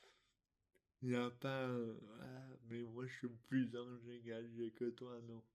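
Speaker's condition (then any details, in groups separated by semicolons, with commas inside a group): Dystonia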